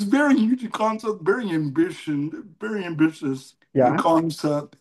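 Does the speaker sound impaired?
Yes: cerebral palsy; milder case than Elizabeth Bouvier's.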